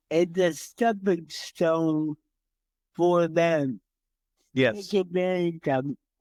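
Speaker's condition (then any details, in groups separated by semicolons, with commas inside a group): Cerebral palsy; from birth, entire left side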